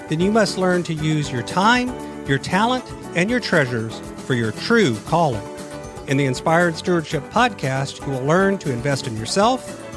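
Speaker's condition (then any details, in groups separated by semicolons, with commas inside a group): No condition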